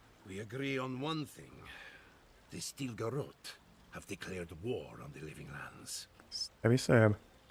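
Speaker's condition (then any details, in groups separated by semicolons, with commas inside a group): No condition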